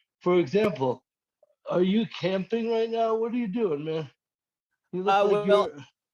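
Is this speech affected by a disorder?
Yes: cerebral palsy.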